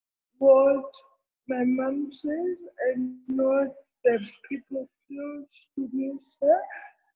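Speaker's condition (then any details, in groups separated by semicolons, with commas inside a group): Cerebral palsy; therapy since six months old, ongoing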